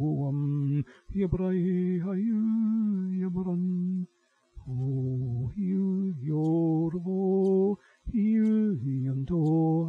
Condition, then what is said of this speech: None; typical speech.